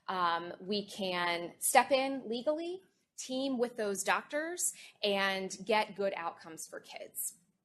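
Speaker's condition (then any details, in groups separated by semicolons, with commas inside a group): No condition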